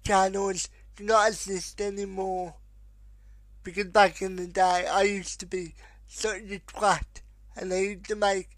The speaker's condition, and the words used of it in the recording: Cerebral palsy. So even though I'm technically the worst type of cerebral palsy, I'm really lucky that I can communicate, because some people are not that lucky.